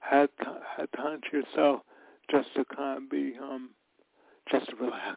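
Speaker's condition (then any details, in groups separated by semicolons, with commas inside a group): Cerebral palsy; from birth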